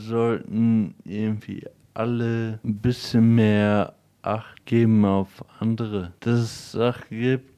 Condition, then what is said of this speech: Ataxia. Weil er so langsam spricht, würden viele denken, dass er Drogen nehme oder einen Unfall gehabt habe.